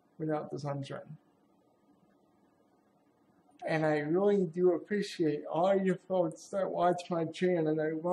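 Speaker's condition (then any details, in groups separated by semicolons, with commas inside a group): Cerebral palsy; has had surgery; sometimes hard to speak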